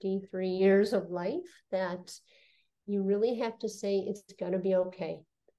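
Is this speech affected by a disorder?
Yes: cleft lip and palate; spoke funny and whistled before reconstruction at 17.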